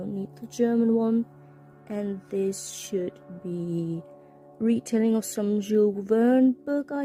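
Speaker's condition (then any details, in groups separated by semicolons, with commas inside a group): No condition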